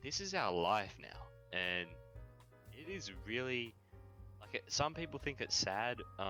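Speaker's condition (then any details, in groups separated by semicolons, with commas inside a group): No condition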